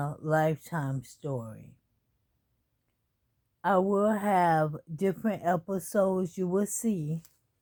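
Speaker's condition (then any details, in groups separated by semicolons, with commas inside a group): ALS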